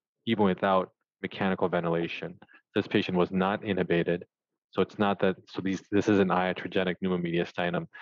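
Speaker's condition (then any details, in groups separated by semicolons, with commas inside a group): No condition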